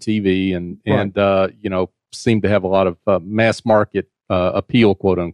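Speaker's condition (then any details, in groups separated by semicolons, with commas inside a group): No condition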